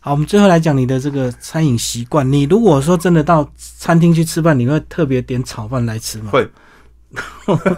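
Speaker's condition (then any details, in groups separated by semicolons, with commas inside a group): No condition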